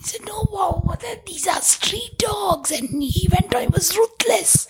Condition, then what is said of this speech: Tracheostomy. And oh yeah, this voice, anybody knows, they don't forget.